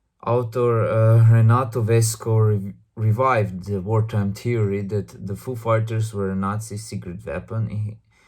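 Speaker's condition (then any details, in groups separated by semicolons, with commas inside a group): No condition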